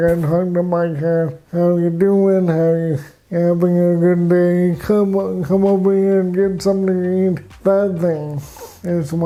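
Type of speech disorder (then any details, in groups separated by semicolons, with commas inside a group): Dysarthria; cerebral palsy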